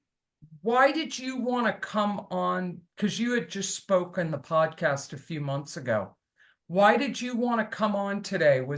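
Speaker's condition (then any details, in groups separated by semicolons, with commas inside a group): No condition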